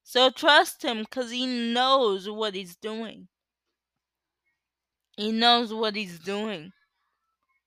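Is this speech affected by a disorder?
Yes: cerebral palsy.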